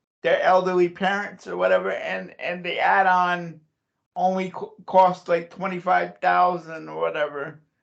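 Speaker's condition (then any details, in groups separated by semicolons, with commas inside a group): Cerebral palsy; since childhood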